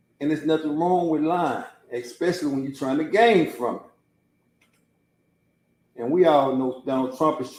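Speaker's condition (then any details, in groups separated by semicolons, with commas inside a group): No condition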